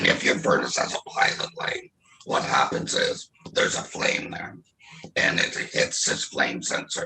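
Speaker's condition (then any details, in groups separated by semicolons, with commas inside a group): Laryngectomy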